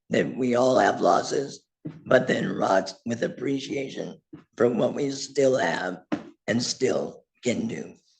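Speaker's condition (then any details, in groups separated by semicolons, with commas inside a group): Laryngectomy; total laryngectomy, voice prosthesis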